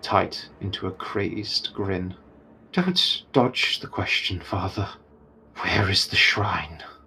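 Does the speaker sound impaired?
No.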